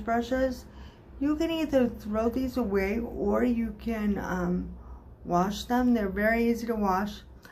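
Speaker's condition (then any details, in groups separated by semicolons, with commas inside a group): Cerebral palsy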